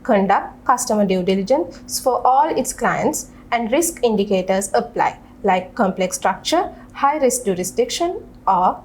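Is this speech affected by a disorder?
No.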